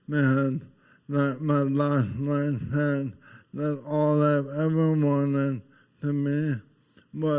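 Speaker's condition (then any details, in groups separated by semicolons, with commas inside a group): ALS; terminal; voice changed, uses AI voice from early recordings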